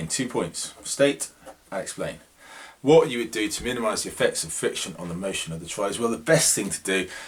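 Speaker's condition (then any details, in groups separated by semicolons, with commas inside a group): No condition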